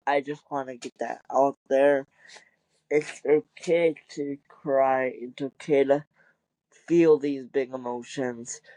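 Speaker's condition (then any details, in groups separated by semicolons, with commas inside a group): Cerebral palsy; wheelchair user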